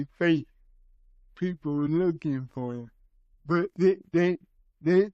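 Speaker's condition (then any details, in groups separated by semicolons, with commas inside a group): Cerebral palsy; from birth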